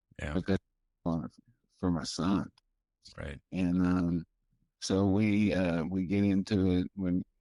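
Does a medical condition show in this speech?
Yes: primary progressive multiple sclerosis.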